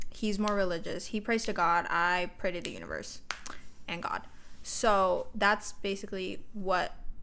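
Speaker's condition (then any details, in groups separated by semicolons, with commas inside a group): No condition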